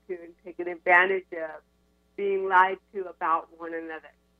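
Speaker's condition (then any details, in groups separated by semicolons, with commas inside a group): Cerebral palsy; diagnosed at UCLA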